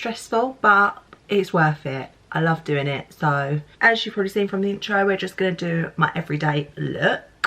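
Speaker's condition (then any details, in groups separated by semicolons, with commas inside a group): No condition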